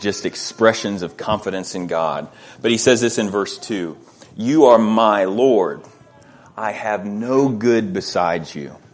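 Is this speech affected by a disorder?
No.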